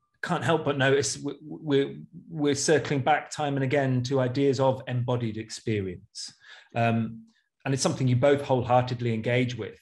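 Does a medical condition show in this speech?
No.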